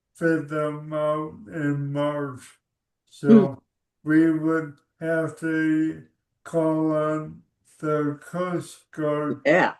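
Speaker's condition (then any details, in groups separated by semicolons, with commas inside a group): ALS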